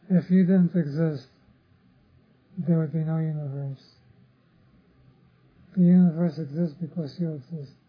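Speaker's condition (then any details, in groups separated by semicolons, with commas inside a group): Parkinson's disease; others offer remedies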